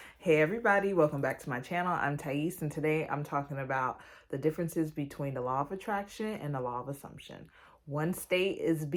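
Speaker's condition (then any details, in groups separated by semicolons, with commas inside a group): No condition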